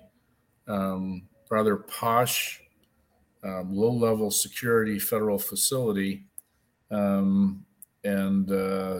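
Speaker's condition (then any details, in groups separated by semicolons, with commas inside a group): No condition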